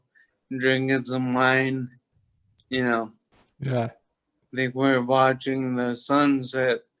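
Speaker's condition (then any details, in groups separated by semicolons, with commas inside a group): Toxic leukoencephalopathy, locked-in syndrome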